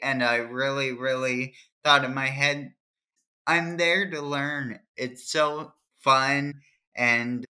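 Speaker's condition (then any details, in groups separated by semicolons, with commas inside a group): Cerebral palsy; hand movement and writing difficulty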